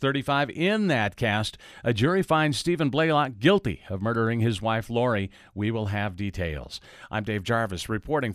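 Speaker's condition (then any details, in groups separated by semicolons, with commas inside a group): No condition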